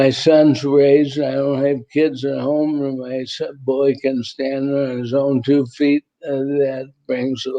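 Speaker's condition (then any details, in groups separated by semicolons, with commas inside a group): ALS; voice tires, needs rest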